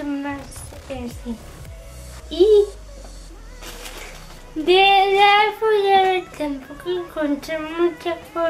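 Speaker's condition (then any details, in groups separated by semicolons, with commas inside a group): Cerebral palsy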